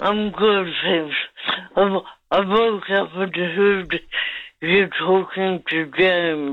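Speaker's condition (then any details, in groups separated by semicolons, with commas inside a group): Cerebral palsy; lifelong, affects walking and speech; speech affected all life, people thought her half cut (drunk) due to walk and speech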